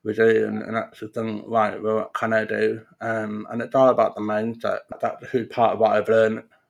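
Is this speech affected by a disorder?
Yes: profound deafness; congenital profound deafness, diagnosed at 18 months, no hearing; talks despite consultant predicting no speech and need for sign language.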